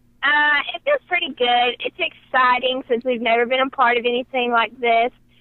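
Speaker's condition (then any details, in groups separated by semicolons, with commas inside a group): No condition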